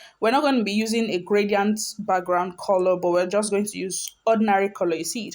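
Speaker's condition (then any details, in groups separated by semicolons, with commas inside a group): No condition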